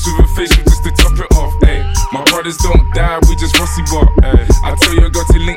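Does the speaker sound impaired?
No.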